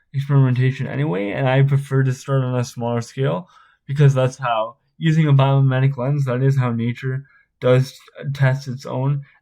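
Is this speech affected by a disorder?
Yes: spastic cerebral palsy.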